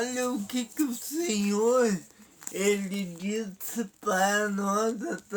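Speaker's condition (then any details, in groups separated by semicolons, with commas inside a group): Paralysis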